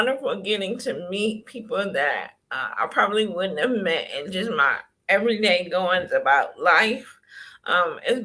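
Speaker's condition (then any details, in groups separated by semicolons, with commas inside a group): Cerebral palsy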